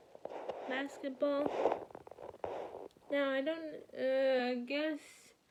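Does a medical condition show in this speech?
Yes: cerebral palsy, spastic quadriplegic.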